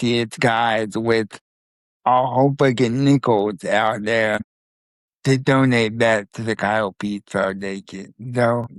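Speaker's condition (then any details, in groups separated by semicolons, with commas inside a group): Spastic quadriplegic cerebral palsy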